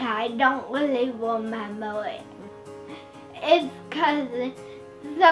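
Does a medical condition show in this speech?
Yes: mitochondrial disease; brain bright spots, affects speech, gross motor, balance, core muscles; age ten, improving on study medication, reaching tremor, core severely impacted; very slow speech at onset, very loud breathing.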